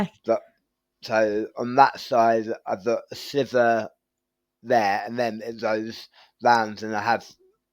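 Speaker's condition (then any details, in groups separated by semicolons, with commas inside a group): Tongue cancer surgery; temporary tracheostomy for breathing with post-surgical swelling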